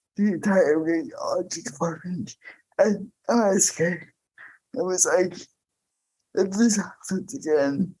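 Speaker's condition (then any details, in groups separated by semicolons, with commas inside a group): Cerebral palsy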